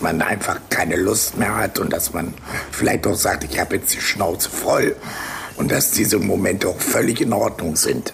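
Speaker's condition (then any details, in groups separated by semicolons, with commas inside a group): Laryngectomy after laryngeal cancer; total laryngectomy for laryngeal cancer, shunt valve voice prosthesis in tracheoesophageal fistula; years since surgery, ate again after 8 days, home and speaking as now by day 11; presses tracheostoma shut, air redirected to pharynx, pharyngeal segment vibrates like vocal folds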